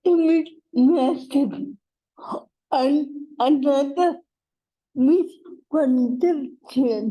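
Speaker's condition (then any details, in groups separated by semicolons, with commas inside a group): Cerebral palsy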